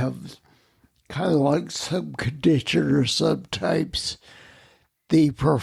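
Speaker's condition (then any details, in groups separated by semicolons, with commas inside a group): Multiple sclerosis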